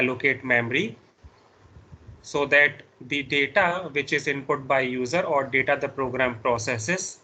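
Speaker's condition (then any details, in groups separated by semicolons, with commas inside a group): No condition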